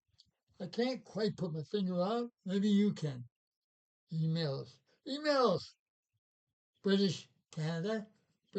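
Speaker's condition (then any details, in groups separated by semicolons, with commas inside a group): Parkinson's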